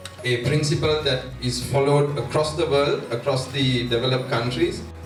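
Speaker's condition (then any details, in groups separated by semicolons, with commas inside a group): No condition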